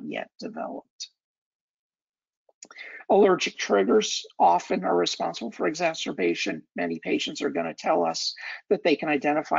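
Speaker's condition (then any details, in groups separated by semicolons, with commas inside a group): No condition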